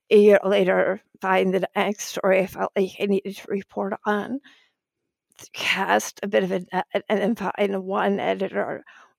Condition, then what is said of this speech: Spasmodic dysphonia. Speaking with the voice you have, even if it shakes, as the saying goes, is better than not.